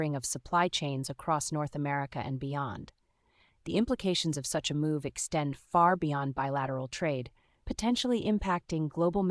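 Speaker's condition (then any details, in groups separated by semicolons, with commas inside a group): No condition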